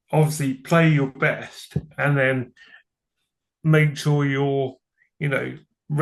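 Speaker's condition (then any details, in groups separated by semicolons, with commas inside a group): Cerebral palsy; from birth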